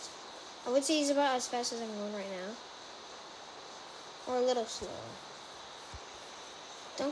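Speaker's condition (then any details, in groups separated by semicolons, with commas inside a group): No condition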